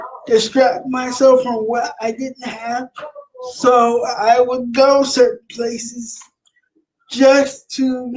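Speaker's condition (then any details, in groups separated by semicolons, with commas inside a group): Cerebral palsy; sometimes cannot control tongue and speech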